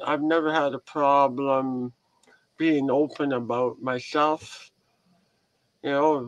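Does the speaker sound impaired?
Yes: head and neck cancer surgery; survivor.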